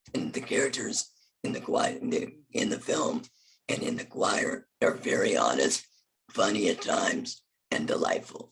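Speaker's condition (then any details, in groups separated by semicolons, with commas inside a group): Laryngectomy; about five years after surgery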